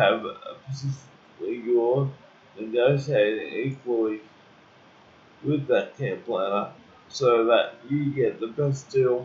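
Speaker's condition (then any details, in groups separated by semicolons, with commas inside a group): Cerebral palsy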